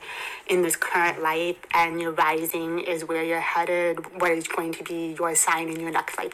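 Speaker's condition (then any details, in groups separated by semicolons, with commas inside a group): Hearing impairment; congenital hearing impairment, bilateral cochlear implants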